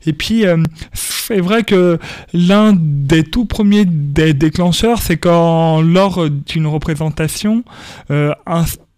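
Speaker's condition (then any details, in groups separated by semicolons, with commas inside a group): Stuttering; stuttering since early childhood at school, speech therapy helped, told elimination almost impossible; stuttering persists, described by him as an accent; repeated sounds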